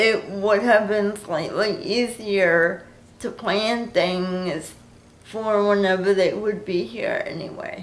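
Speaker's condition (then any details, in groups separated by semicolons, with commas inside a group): Cerebral palsy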